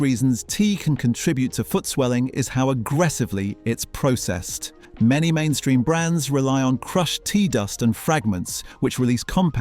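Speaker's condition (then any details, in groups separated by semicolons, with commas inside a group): No condition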